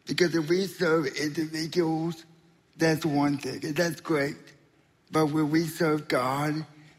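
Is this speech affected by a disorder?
Yes: spastic quadriplegic cerebral palsy; wheelchair user.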